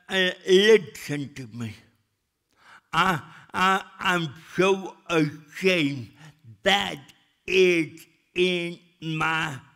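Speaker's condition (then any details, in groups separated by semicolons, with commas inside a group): Cerebral palsy; speech still affected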